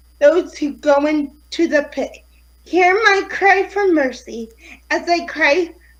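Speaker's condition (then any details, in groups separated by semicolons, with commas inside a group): Cerebral palsy; affects fine motor skills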